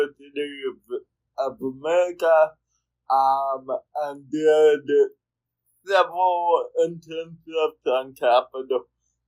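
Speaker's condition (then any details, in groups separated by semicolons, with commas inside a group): Cerebral palsy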